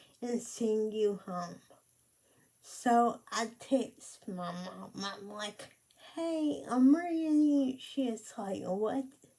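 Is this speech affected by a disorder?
Yes: cerebral palsy; speech affected.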